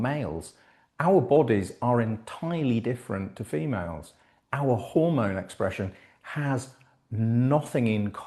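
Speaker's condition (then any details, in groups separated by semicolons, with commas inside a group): No condition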